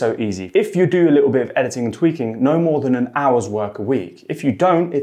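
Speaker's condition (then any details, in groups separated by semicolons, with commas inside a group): No condition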